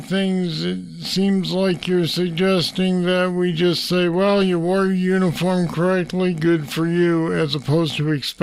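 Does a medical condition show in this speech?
Yes: Parkinson's disease; deep brain stimulators.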